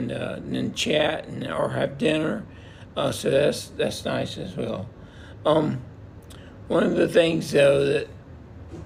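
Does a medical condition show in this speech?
Yes: multiple system atrophy; cannot type or click a mouse; cannot form words clearly, voice better after rest.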